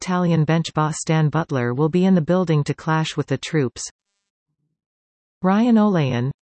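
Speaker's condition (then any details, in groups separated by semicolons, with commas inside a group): No condition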